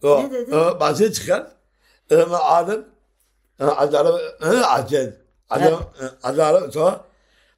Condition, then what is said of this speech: Down syndrome. Bazıları daha çok anlıyor ama tabii kendi ailesi tamamen anlıyor.